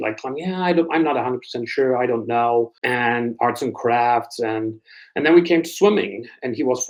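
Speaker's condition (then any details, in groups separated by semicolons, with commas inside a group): No condition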